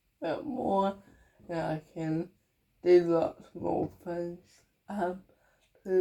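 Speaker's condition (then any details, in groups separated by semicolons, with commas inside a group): Cerebral palsy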